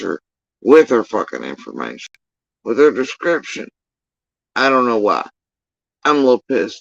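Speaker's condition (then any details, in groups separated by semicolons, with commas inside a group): Facial paralysis after surgery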